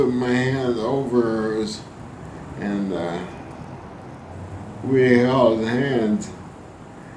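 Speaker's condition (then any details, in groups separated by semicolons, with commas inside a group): ALS; severe violent spasticity, intrathecal baclofen pump, essential tremor; off medication, uses wheelchair, collapses on standing, spasticity easing; voice lost, breathing trouble after pump surgery, now louder, clearer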